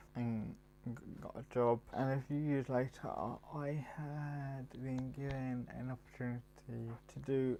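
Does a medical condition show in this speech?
Yes: cerebral palsy, mild.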